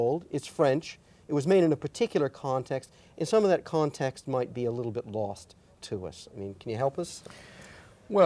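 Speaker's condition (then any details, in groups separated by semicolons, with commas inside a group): No condition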